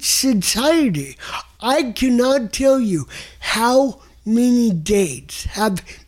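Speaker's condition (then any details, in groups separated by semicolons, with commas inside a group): Cerebral palsy; untraditional tenor singing voice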